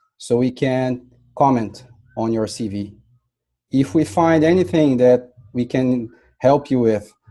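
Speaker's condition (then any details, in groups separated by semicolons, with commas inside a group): No condition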